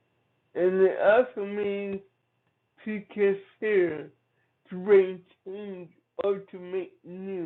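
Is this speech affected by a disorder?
Yes: cerebral palsy; from birth.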